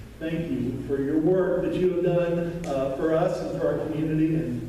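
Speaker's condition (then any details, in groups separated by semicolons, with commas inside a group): No condition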